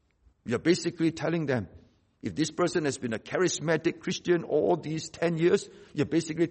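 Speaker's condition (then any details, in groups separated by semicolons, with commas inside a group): No condition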